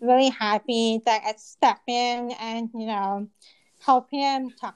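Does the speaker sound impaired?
Yes: deafness, cochlear implant; congenital, cause unknown, diagnosed about 6 months, hearing aids until 10, one-sided cochlear implant at 10; 31, implant off at night, static when lying on it, alarm wire under pillow; speech language therapy and EA as child, may not speak clearly.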